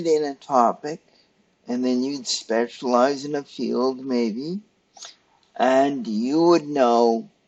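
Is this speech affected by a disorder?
Yes: cerebral palsy; stiff muscles.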